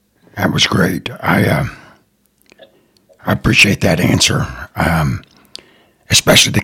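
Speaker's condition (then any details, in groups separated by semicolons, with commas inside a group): Throat cancer; voice cannot be changed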